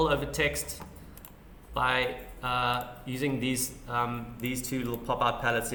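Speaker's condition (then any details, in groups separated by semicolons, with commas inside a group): No condition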